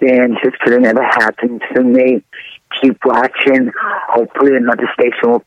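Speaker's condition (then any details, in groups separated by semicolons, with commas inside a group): Throat cancer; trouble swallowing at onset, first treated as strep, later unable to swallow or breathe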